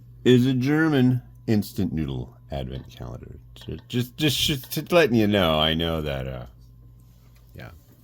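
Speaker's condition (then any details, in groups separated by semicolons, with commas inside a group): No condition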